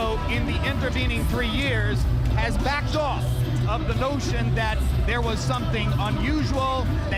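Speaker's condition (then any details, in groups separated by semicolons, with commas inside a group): No condition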